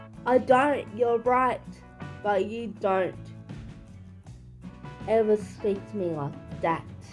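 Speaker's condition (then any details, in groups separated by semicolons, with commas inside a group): Cerebral palsy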